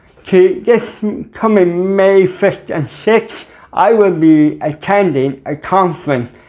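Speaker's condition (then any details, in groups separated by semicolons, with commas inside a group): Cerebral palsy; mild, ataxic type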